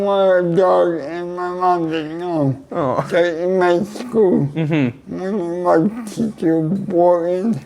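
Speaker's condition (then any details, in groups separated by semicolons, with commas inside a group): Cerebral palsy; neck surgery went badly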